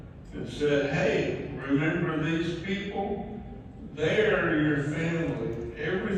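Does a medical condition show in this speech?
Yes: ALS; mainly right side and both legs.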